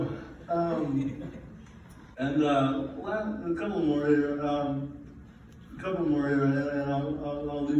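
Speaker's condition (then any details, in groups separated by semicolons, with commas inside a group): Cerebral palsy; present from birth, uses scooter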